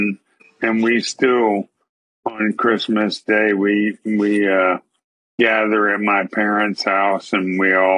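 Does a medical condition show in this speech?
Yes: ALS.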